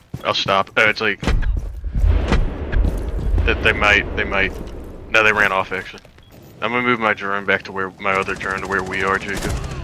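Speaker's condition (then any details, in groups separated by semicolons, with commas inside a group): No condition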